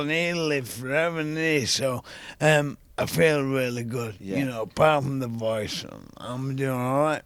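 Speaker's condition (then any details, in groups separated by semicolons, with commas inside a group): ALS; young onset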